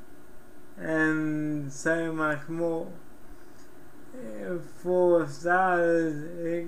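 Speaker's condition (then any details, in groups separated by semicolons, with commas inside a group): Cerebral palsy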